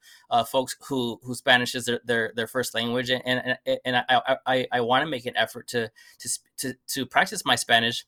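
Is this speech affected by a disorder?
Yes: stutter; stutter since childhood, never addressed as stuttering, talked a lot and fast, constantly told to slow down; adult, repeats words, gets stuck on words, often cannot start sentences, stutter also obstacle in Spanish; word repetitions, blocks at sentence start, stutters in Spanish too; here repeated sounds, repeated words, blocks.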